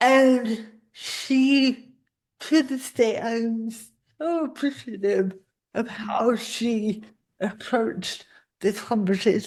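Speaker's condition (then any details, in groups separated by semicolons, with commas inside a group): Cerebral palsy; spasticity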